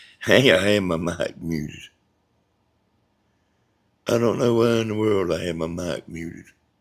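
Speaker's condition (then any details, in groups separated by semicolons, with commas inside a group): Brain bleed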